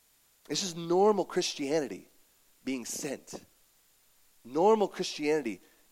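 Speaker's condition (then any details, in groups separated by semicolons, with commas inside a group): No condition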